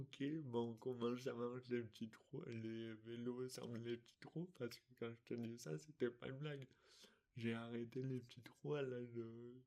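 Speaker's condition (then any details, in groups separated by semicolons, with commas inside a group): Dystonia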